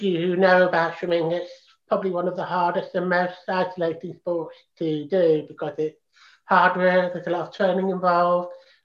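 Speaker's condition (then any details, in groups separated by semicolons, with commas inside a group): Profound deafness; congenital, cochlear implant about 9 years ago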